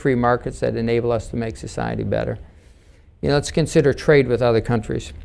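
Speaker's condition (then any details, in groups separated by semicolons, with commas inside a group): No condition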